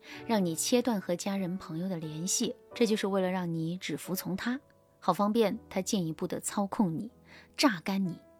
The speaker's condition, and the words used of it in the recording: No condition.